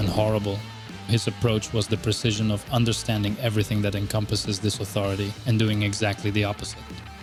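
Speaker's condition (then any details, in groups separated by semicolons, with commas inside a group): No condition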